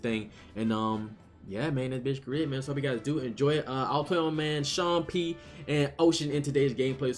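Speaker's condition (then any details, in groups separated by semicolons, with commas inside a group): No condition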